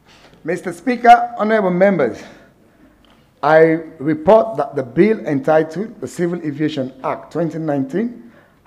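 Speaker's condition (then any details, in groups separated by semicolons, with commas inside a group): No condition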